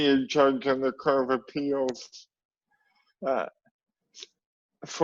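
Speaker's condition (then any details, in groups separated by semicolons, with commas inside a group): Cerebral palsy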